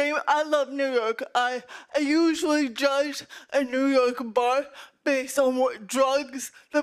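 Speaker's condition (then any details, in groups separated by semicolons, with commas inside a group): Cerebral palsy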